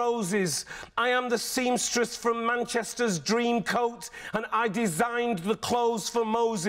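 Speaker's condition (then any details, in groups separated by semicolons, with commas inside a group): No condition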